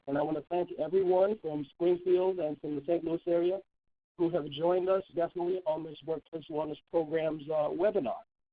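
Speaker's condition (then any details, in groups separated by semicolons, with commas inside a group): No condition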